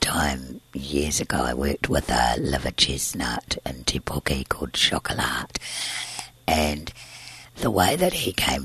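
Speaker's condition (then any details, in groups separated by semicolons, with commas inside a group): Tracheostomy and scarred vocal cord, laryngeal cysts, surgical vocal cord scarring; airway very narrow from surgery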